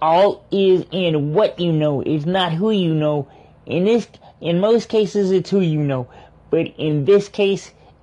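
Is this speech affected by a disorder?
Yes: cerebral palsy; cerebral palsy from birth, legal blindness.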